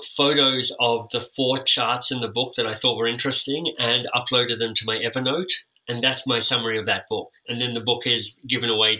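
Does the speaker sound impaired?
Yes: cleft lip and palate; orthodontic treatment.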